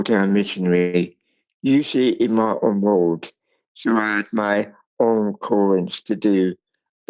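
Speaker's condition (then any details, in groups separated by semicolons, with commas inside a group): Cerebral palsy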